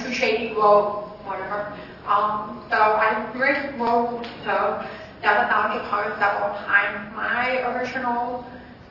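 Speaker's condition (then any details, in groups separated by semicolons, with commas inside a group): Deafness; relies on train visual monitors, windows and doors for station information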